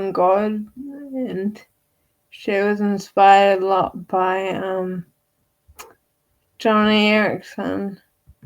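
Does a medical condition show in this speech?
Yes: Friedreich's ataxia; inherited, wheelchair user; diagnosed age 7, progressive, increasing stiffness; gets winded, speaking sometimes difficult, weak voice.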